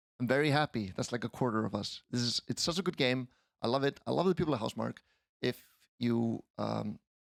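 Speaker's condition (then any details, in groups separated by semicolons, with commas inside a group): No condition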